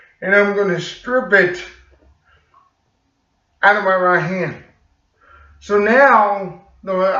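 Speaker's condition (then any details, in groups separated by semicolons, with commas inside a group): Cerebral palsy; slight speech impediment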